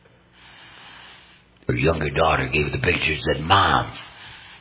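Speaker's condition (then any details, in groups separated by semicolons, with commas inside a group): Total laryngectomy; may cough while speaking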